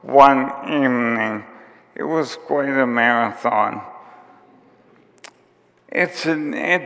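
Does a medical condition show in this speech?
Yes: ALS; onset with tiredness and clumsiness.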